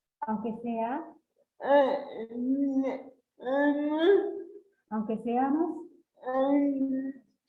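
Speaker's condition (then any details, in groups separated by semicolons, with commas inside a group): Cerebral palsy; since birth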